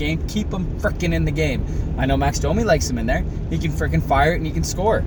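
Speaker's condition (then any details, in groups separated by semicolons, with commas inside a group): No condition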